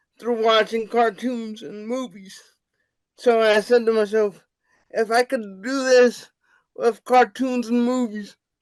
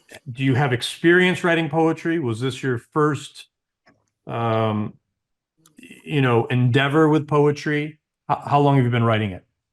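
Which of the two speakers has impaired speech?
The first: cerebral palsy; wheelchair user, types with one finger; unstable voice pitch, speech-to-text struggles, childhood speech therapy.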